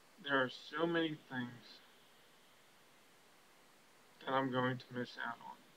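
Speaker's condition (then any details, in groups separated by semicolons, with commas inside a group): ALS; six years since first symptoms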